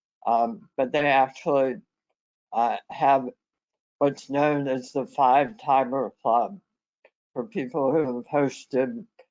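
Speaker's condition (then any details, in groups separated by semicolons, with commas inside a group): Head and neck cancer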